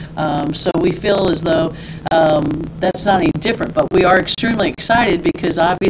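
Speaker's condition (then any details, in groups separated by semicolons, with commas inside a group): No condition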